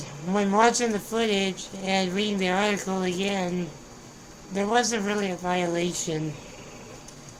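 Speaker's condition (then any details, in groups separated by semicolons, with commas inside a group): Spinal muscular atrophy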